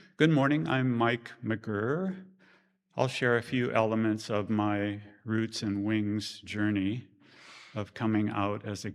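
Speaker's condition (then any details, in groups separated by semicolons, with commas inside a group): No condition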